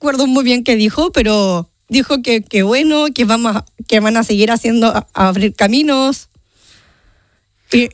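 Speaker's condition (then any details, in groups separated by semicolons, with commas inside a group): Down syndrome; genetic condition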